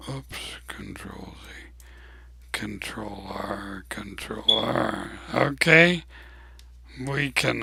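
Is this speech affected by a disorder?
Yes: ALS; abnormally slow voice.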